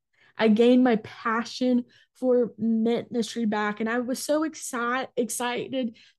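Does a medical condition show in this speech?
Yes: stuttering; fear of speaking in front of groups, school accommodations for presenting projects, found national stuttering association; stumbles on own name, now stutters freely without guarding speech; here repeated sounds, prolonged sounds.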